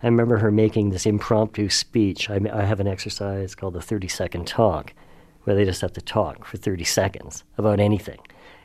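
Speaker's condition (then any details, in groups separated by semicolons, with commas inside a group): Cleft lip and palate, severe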